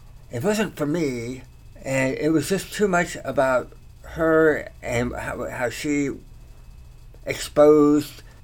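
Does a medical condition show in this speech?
Yes: tongue cancer surgery; talks okay.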